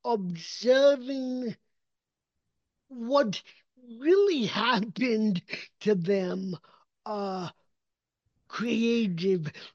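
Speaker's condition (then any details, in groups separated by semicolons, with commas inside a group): Cerebral palsy; extensive speech therapy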